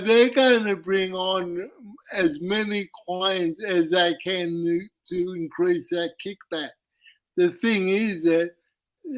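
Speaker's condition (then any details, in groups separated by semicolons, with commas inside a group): Cerebral palsy; uses wheelchair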